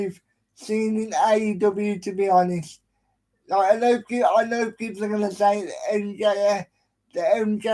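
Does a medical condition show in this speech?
Yes: cerebral palsy.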